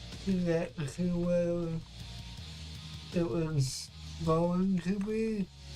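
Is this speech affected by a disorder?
Yes: cerebral palsy; affects voice.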